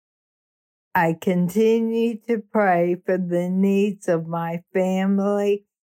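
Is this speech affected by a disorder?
Yes: ALS; ALS diagnosed about 3.5 years before recording, told to conserve limited lifetime energy supply; quit gym, housework, yard work and choir directing within 9 months; host says her voice itself tells the story.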